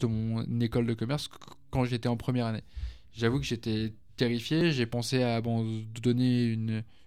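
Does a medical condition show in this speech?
Yes: stuttering; stuttering since early childhood, severe until age 20; until age 20 unable to say two words in a row, school oral work difficult; here repeated sounds, prolonged sounds.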